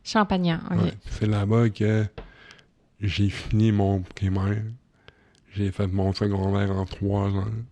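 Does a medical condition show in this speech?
Yes: cerebral palsy; possibly unclear speech but understandable.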